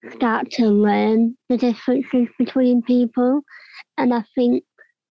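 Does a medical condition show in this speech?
Yes: cleft palate; congenital.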